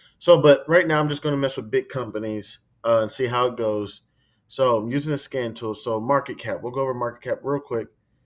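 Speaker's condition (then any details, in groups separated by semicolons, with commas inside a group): No condition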